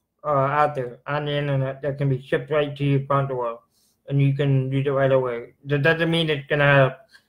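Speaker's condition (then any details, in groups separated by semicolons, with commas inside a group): Cerebral palsy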